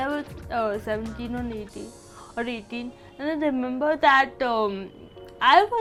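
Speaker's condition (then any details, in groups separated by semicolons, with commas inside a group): Cerebral palsy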